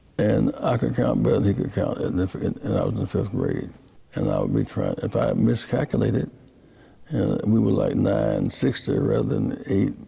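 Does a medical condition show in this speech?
Yes: Parkinson's disease; speech therapy.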